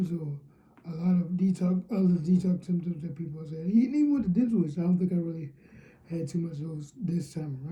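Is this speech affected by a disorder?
Yes: cerebral palsy, spastic diplegia.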